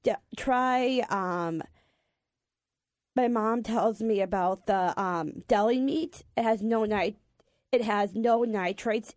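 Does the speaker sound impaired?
Yes: Down syndrome.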